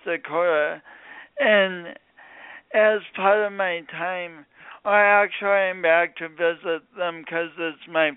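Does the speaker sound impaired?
Yes: speech impediment from birth injury; born few weeks early, oxygen loss on way to emergency room, coordination differences; speech impediment present, comfortable with own voice; speech impediment sounding unlike a regional accent, not a Midwestern accent.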